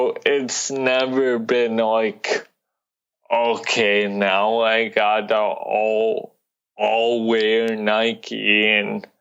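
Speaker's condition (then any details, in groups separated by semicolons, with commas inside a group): Cerebral palsy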